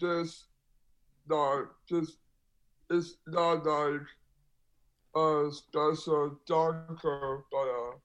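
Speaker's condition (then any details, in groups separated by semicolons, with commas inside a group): Down syndrome; congenital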